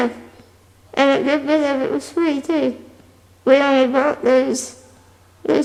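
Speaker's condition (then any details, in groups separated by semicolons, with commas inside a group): Spinal muscular atrophy type 2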